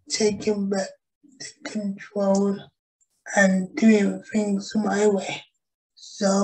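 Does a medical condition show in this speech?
Yes: cerebral palsy.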